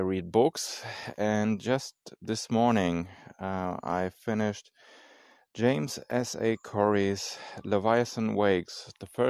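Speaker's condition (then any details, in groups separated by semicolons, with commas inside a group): No condition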